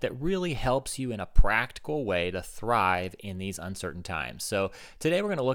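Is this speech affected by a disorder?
No.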